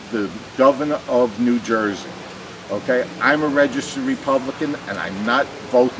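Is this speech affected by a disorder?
No.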